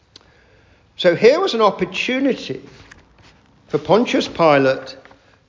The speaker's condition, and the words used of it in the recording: None; typical speech.